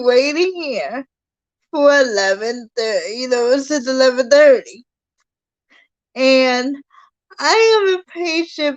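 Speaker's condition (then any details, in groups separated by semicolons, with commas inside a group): Cerebral palsy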